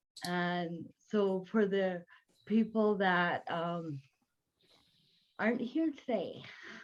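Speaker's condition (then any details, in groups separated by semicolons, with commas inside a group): Cerebral palsy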